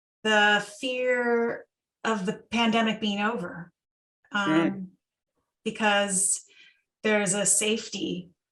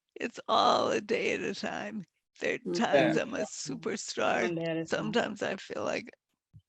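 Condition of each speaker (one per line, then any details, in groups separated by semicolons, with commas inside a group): No condition
Multiple sclerosis; progressive form, quadriplegic, wheelchair user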